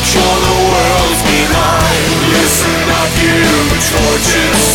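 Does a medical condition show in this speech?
No.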